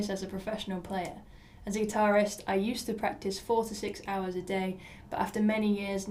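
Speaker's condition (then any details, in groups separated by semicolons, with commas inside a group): No condition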